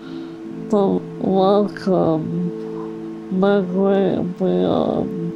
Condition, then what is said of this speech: ALS (motor neuron disease). When I get hurt, I can't speak at all.